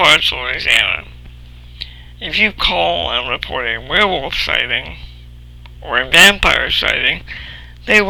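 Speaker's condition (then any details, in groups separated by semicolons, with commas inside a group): Cerebral palsy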